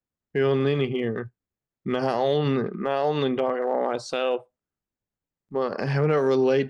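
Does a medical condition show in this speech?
Yes: Friedreich's ataxia; diagnosed age 14, earlier shortness of breath, wheelchair dependent since age 18.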